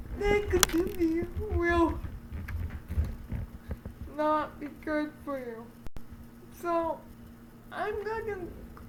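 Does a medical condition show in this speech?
Yes: cerebral palsy.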